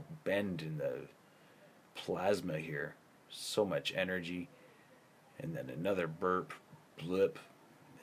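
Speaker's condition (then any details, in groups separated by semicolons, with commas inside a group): No condition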